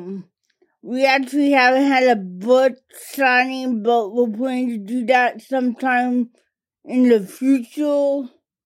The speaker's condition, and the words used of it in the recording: Cerebral palsy. She was diagnosed as a toddler with cerebral palsy, which primarily affects her speech and fine motor skills.